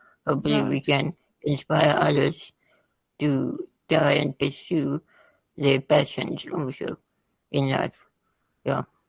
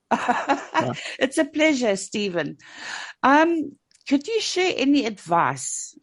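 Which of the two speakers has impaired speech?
The first: spinal muscular atrophy type 2; type 2, progressive, severe disability; weakening over time.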